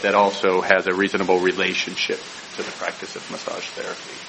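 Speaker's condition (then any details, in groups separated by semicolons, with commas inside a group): No condition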